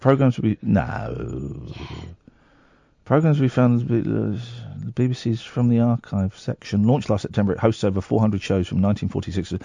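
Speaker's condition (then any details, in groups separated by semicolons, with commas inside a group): No condition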